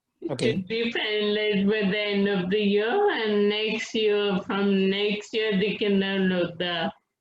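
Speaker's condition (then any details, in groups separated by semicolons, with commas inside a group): Friedreich's ataxia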